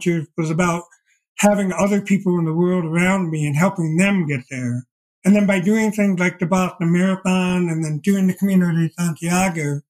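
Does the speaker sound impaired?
Yes: deafblindness; progressive.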